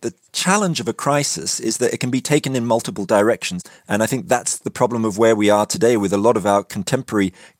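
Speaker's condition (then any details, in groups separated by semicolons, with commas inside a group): No condition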